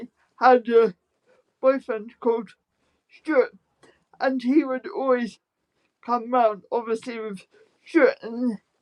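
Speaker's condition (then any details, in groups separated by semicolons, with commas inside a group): Spastic quadriplegic cerebral palsy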